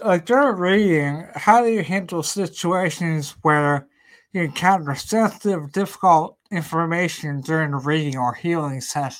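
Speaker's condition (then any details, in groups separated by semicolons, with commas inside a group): Cerebellar ataxia; shaky, symptoms before diagnosis, uses small roller when out goose hunting; slurs a bit, voice affected a little, may need to repeat himself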